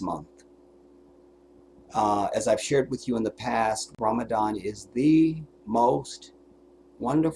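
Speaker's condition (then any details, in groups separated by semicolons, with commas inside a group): No condition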